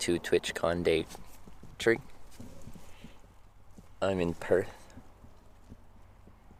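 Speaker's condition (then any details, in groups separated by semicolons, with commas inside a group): No condition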